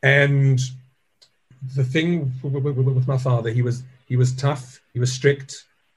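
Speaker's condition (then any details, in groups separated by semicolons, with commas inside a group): Stuttering; stutter since childhood, still present in adulthood; speaks to stage audiences, joke about impediment built into stage dialogue with Alan; childhood word avoidance, ordered food could say, fear of speaking, piano as wordless expression; repeated sounds, prolonged sounds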